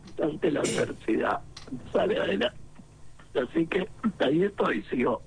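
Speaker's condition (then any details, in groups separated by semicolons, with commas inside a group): Laryngectomy, esophageal speech; sounds fairly clear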